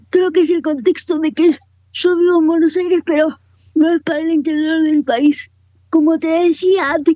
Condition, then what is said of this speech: Cerebral palsy. Lo que os dificulta es la movilidad y, por ejemplo, el habla, ¿verdad?